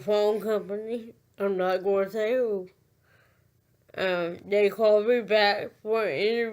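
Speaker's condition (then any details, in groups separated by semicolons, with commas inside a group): Cerebral palsy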